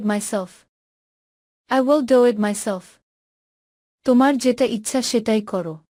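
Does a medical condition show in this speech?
No.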